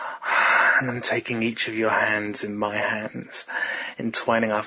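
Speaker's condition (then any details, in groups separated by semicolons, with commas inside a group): No condition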